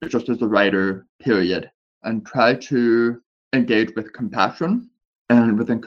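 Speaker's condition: Deafness with speech impediment, born deaf; cannot really hear voices in interviews

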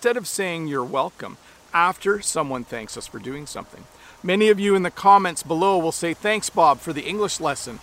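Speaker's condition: No condition

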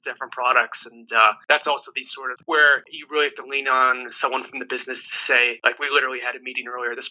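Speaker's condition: No condition

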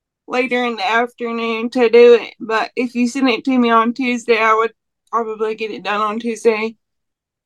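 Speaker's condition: Cerebral palsy; would like to have it

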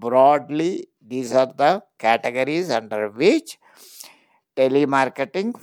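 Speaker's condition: No condition

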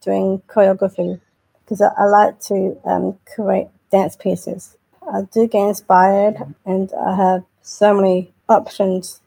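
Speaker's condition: Down syndrome; intellectual disability

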